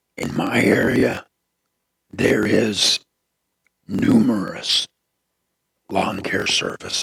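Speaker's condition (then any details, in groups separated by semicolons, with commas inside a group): Throat cancer; tracheostomy tube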